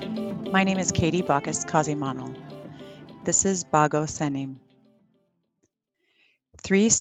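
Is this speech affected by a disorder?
No.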